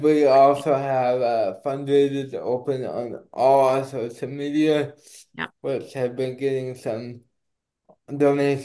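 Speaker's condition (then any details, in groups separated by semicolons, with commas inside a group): Cerebral palsy; not slurred, per host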